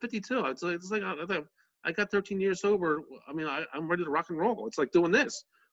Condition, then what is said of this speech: Stuttering. Oh my God, I, I, I stuttered and you know, my big is I'm always like I'm stuttering and I mumble and blah blah blah.